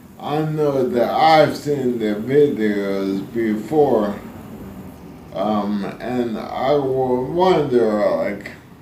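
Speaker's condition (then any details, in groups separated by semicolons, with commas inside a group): ALS; spasticity main symptom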